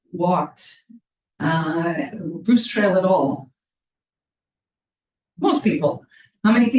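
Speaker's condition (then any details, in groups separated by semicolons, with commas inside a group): No condition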